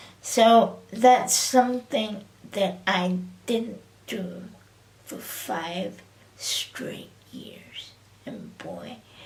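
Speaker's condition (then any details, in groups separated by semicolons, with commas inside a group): Cerebral palsy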